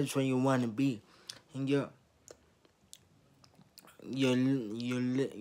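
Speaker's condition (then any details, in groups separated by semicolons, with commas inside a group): Traumatic brain injury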